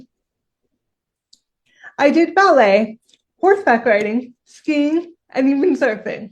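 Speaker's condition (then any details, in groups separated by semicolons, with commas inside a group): Cerebral palsy; severe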